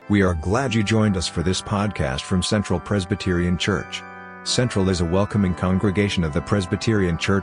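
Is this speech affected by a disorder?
No.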